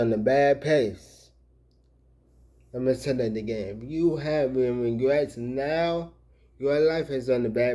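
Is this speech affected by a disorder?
Yes: traumatic brain injury.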